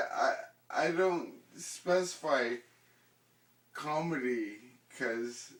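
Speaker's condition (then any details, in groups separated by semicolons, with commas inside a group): Ataxia; progressive degenerative, affects walking; significant fatigue; slow speech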